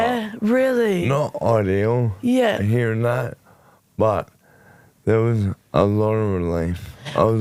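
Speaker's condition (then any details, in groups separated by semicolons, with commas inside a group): Motor neurone disease; shoulder onset, shoulder biopsy; voice became very nasal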